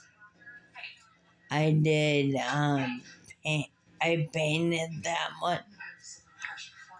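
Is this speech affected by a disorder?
Yes: muscular dystrophy.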